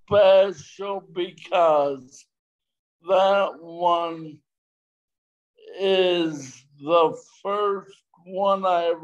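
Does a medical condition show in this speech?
Yes: traumatic brain injury.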